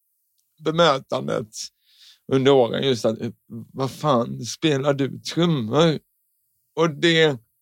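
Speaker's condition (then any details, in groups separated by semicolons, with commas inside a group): Cerebral palsy; tongue completely stiff in childhood, speech therapist to train speech, speech impediment now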